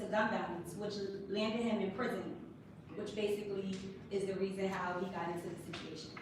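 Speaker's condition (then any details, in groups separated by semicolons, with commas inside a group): No condition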